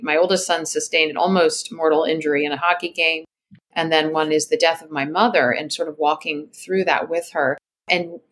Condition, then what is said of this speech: None; typical speech.